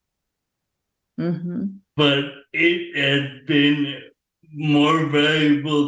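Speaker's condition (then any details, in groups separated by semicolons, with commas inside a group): Traumatic brain injury; caused by accident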